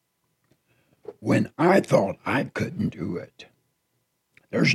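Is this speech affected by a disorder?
Yes: partial laryngectomy after throat cancer; raspy voice left by cancer.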